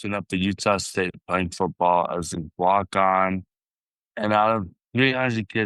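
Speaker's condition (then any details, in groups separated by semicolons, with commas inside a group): Traumatic brain injury; car crash, also broken back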